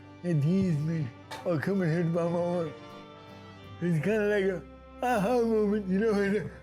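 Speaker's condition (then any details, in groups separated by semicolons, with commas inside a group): Cerebral palsy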